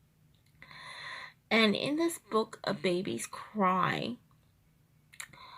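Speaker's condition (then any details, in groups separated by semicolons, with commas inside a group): Cerebral palsy, triplegia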